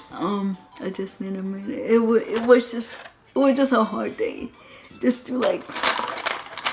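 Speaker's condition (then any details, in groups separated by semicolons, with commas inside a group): Cerebral palsy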